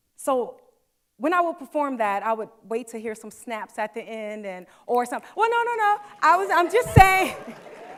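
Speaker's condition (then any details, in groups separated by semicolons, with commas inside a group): No condition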